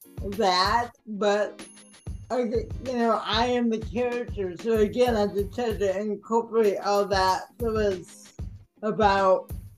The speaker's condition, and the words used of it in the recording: Cerebral palsy. I've been mistaken for being intoxicated. I've been mistaken for having an intellectual disability.